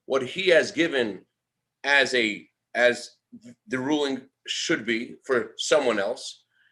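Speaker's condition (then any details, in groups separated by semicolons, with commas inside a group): No condition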